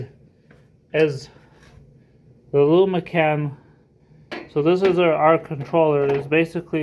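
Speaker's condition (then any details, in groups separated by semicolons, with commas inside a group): No condition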